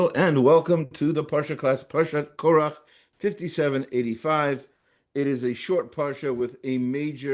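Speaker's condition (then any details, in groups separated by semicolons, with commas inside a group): No condition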